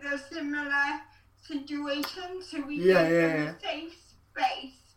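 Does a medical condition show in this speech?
Yes: cerebral palsy.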